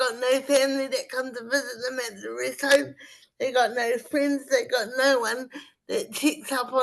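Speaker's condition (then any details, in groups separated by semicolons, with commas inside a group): Spastic cerebral palsy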